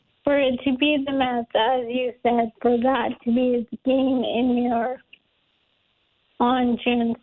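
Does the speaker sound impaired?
Yes: ALS; diagnosed a while back.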